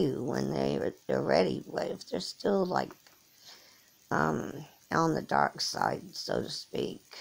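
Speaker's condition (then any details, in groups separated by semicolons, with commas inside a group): Cerebral palsy; from birth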